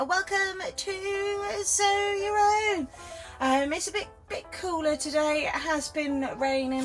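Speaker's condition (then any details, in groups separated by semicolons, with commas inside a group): No condition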